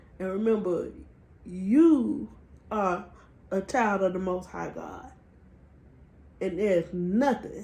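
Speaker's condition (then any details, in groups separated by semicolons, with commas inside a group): Cerebral palsy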